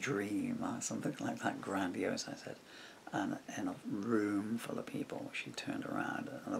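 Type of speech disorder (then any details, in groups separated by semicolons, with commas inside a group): Bulbar dysarthria; progressive bulbar palsy (MND)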